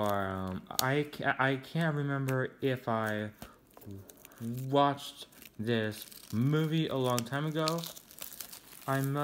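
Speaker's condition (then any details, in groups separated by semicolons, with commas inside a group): No condition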